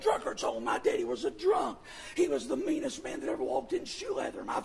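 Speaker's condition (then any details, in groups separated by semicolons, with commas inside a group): Vocal fold paralysis; move or vibrate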